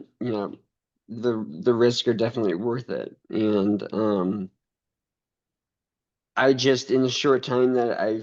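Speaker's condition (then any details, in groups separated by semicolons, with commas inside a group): ALS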